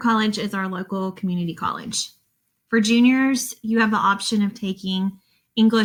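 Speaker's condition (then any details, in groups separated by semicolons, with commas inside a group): No condition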